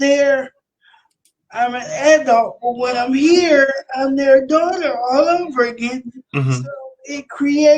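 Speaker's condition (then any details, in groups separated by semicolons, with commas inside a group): Cerebral palsy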